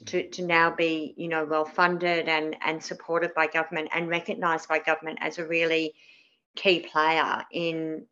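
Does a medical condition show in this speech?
Yes: cleft palate; spoke differently as child, lots of childhood speech therapy, c for communication skills in primary school.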